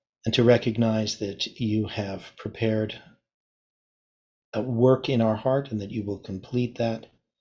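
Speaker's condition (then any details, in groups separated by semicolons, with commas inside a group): No condition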